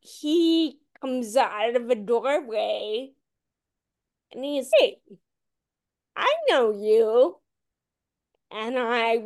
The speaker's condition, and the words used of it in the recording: Ataxia. The cadence and the slur started to get worse, and obviously, if you want to be on the radio or TV, you need to have a pretty clear voice.